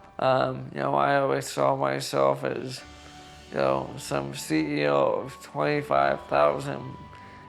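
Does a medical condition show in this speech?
Yes: ALS; onset with upper body and upper chest spasms.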